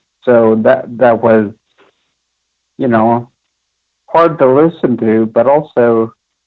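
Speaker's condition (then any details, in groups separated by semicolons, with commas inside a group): Friedreich's ataxia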